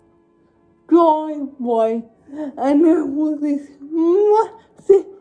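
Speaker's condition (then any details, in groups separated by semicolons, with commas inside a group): Cerebral palsy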